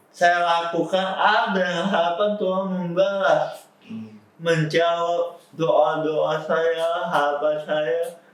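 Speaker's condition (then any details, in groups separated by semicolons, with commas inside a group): Cerebral palsy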